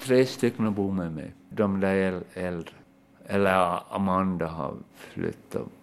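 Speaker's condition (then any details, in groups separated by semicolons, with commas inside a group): Aphasia after brain injury; hit by car at age seven, no diagnosis given, right hand difficulty, memory gaps; taken to Malmska Sjukhuset, later tested in Vasa, past seizures treated with medication, now off medication; word-finding difficulty, circumlocution, could not speak at first after injury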